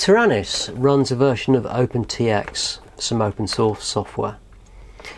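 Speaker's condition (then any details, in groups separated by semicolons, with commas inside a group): No condition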